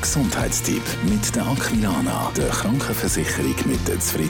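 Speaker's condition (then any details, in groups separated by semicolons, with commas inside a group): No condition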